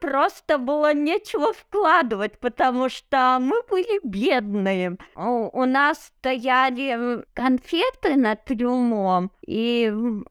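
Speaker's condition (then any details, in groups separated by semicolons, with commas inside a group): Cerebral palsy; no wheelchair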